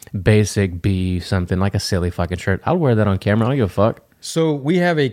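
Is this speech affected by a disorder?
No.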